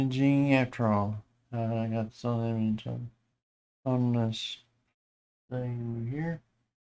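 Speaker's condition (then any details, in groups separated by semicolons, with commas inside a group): Parkinson's disease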